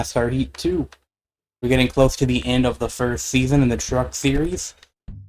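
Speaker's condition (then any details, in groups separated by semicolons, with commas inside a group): No condition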